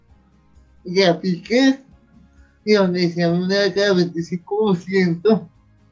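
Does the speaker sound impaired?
Yes: cerebral palsy; near death as newborn.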